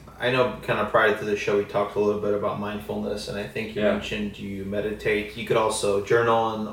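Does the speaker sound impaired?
No.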